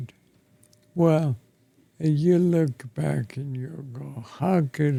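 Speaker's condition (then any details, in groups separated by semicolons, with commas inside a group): ALS; affects chest and throat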